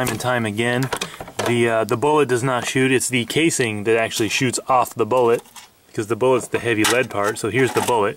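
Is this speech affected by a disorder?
No.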